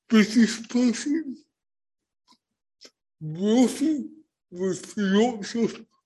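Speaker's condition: Cerebral palsy; born not breathing

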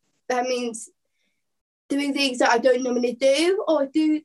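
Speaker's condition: Down syndrome; extra chromosome, 17 years old

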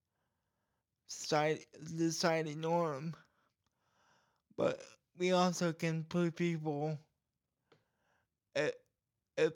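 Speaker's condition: Cerebral palsy; cerebral palsy causing speech problem, scratchy throat and gag reflex issues at times; voice goes in and out sometimes

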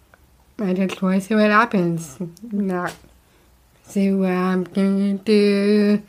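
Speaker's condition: Down syndrome; present from birth, diagnosed shortly after birth; speech therapy when young, speech therapist miss leah

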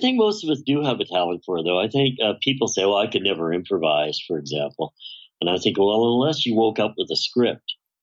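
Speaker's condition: Bilateral cleft lip and palate, severe; voice very distorted in childhood, hardly understandable, huge palate cleft, singing helped develop voice

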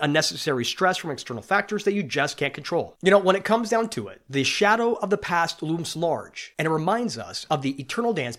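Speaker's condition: No condition

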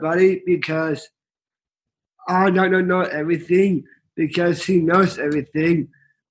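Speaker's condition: Down syndrome

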